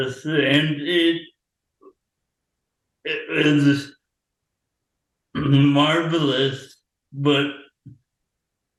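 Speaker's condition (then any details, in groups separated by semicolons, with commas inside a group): Traumatic brain injury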